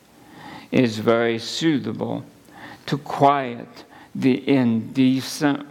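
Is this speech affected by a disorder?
Yes: ALS; under neurologist care.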